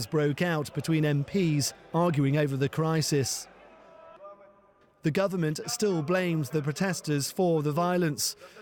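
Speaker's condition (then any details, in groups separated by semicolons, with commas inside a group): No condition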